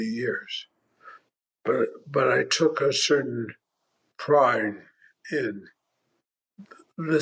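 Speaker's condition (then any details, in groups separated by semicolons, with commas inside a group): Primary lateral sclerosis; tongue, voice, left side involvement, left arm spasticity; progressive, worsening weekly, wheelchair much of time, new medications; voice fatigue worsening, voice exercises, starting liquid swallowing difficulty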